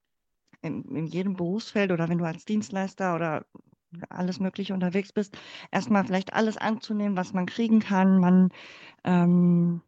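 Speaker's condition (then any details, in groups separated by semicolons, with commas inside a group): Cleft palate; congenital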